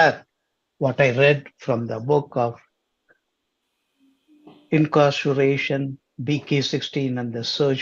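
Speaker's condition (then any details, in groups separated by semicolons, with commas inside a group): No condition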